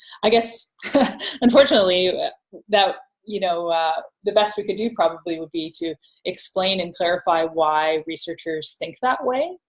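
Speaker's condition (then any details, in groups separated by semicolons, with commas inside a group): No condition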